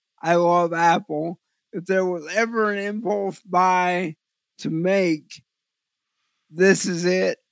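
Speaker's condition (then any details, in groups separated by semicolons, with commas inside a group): Cerebral palsy; trouble focusing with VR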